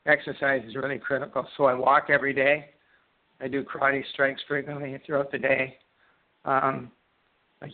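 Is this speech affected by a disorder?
Yes: Parkinson's disease; left index finger tremor, diagnosed 4 years later by Ontario neurologist, then left hand weakness, dexterity loss; most symptoms persist, shuffling walk, freezing about 2 years, no medication, healing mantra, daily walks.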